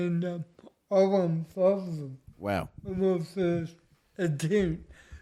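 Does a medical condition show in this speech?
Yes: cerebral palsy; speech noticeably affected.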